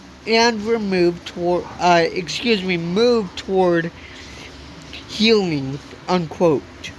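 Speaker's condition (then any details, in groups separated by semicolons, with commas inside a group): Cerebral palsy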